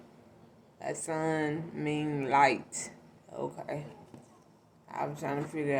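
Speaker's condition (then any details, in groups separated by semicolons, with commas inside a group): Cerebral palsy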